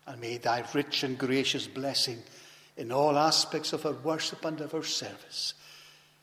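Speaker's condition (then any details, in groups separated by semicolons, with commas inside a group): No condition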